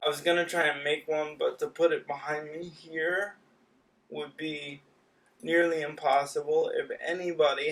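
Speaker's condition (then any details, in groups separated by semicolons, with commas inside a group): Cerebral palsy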